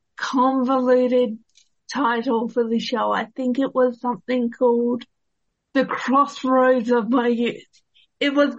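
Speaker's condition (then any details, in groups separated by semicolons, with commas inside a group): Cerebral palsy; worsened at start of year 12, low energy, poor balance, unable to move for days, therapies during schooling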